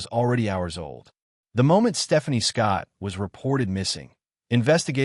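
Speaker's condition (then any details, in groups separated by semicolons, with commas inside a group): No condition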